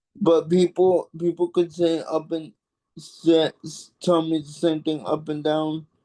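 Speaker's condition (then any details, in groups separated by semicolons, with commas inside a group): Cerebral palsy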